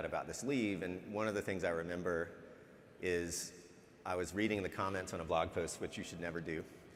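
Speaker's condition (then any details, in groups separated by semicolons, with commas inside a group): No condition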